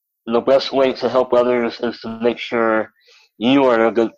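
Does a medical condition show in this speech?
Yes: cleft lip and palate; rare congenital defect like Rudy Garcia's.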